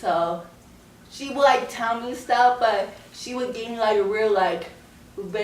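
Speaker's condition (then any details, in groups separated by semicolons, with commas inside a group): Cerebral palsy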